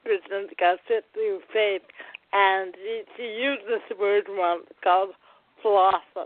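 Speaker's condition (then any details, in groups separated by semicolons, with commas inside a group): Cerebral palsy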